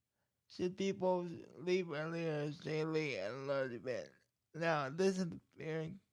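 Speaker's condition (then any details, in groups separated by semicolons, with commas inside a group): Cerebral palsy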